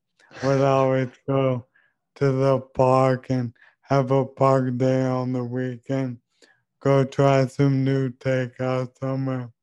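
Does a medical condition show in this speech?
Yes: ALS; voice still clear, uncertain how long clear speech will last, voice banking largely completed.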